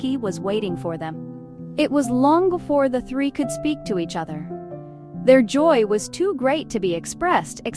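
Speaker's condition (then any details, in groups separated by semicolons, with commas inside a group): No condition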